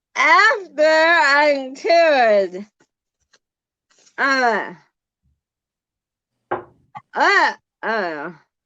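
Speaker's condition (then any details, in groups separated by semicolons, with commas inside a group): Bulbar ALS, bulbar onset; losing ability to speak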